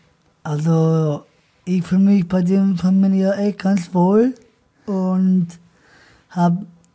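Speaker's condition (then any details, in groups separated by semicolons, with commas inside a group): Down syndrome; born five weeks early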